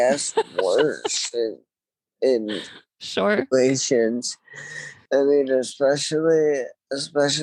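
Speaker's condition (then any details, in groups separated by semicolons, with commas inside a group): Traumatic brain injury; caused by over 60 concussions from severe tics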